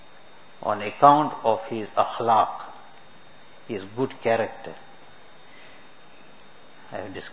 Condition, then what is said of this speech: No condition.